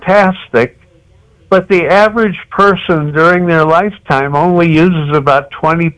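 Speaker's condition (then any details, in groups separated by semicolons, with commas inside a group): Cerebral palsy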